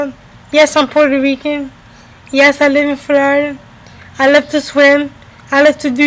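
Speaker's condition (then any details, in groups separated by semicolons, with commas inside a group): Cerebral palsy; uses a wheelchair, had surgery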